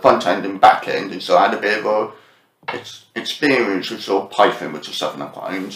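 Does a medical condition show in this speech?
Yes: profound deafness with cochlear implants, born profoundly deaf, cochlear implants; congenital profound deafness, no hearing until first cochlear implant at age 2, only one implant allowed then; hears about 60% of speech, captions, subtitles and lip reading help; speaks fairly clearly after smooth speech therapy, speech not always this clear.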